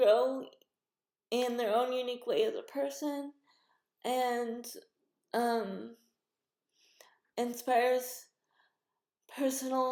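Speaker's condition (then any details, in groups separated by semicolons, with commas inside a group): Cerebral palsy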